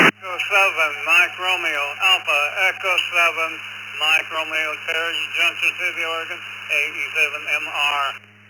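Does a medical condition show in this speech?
Yes: Parkinson's; left side affected.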